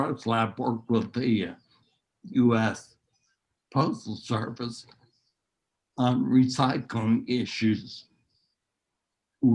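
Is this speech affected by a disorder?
Yes: neurological disease.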